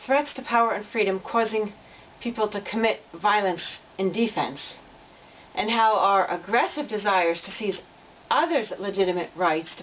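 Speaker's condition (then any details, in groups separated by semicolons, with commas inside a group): No condition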